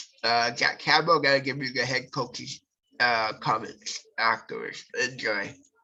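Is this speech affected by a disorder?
Yes: cerebral palsy.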